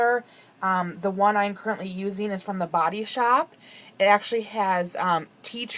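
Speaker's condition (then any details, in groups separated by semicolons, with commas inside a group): No condition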